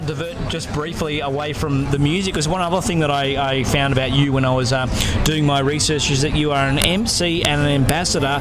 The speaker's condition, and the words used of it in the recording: No condition.